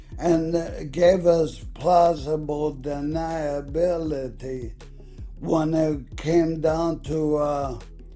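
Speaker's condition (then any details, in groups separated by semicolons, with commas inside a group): ALS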